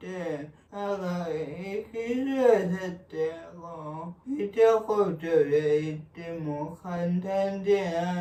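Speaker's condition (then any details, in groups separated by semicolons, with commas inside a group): Cerebral palsy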